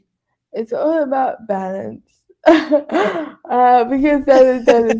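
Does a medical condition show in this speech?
Yes: cerebral palsy, quadriplegic.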